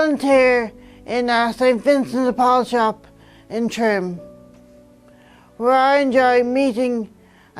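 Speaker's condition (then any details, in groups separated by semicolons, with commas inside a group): Traumatic brain injury; hearing affected; 50 weeks in hospital; speech and language therapy during rehabilitation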